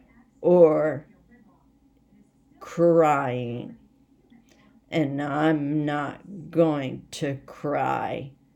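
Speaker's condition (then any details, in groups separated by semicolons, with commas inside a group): Essential tremor; head and voice tremor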